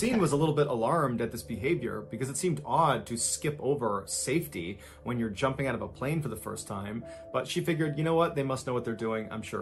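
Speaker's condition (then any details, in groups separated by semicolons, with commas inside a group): No condition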